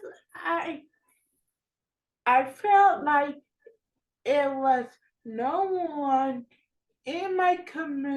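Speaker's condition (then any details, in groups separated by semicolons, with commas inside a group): Cerebral palsy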